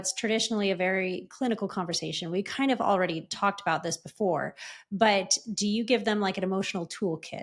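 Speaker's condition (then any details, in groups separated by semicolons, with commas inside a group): No condition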